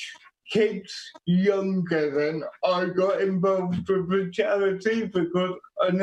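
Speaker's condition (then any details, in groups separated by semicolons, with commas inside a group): Quadriplegic cerebral palsy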